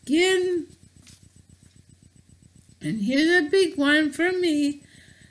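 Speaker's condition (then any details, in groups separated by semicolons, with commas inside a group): Bulbar ALS; bulbar onset, mouth and tongue muscles affected; noticeably affected, some tongue muscles not working, excess saliva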